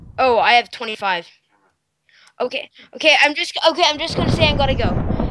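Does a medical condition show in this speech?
No.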